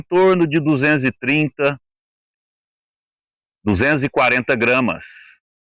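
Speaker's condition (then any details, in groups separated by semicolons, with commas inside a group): No condition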